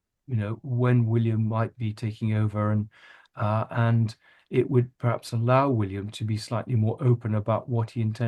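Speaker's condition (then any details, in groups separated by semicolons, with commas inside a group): No condition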